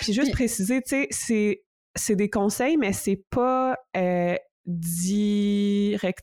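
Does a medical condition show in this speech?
Yes: stuttering; adult, stuttering present since school years; stutters during recording, remarks on own stuttering moment; here prolonged sounds.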